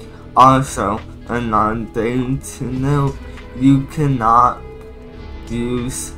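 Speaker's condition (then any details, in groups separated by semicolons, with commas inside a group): Cerebral palsy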